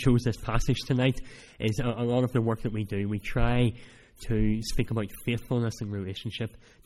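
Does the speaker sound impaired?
Yes: cleft palate; speech not that clear at times.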